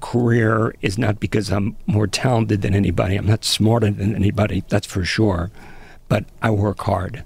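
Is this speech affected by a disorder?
Yes: spasmodic dysphonia; abductor (opening) form laryngeal dystonia, onset over past few years, worsened by stress, ended broadcast career; alternating one-sided Botox injections through throat into vocal cord muscle by Andrew Blitzer, conservative dosing; labored delivery, words slurring together, runs out of breath, lost range and normal inflection, comes and goes.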